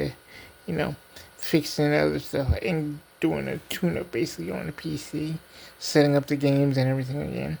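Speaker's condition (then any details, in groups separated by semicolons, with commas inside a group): Cerebral palsy; diplegia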